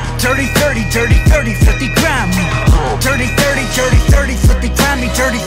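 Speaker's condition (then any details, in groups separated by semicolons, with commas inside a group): No condition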